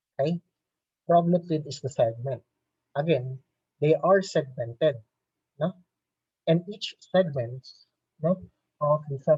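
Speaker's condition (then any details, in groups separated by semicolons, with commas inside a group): No condition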